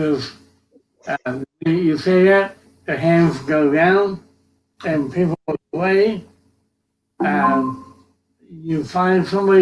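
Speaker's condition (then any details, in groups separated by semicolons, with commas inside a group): Cerebral palsy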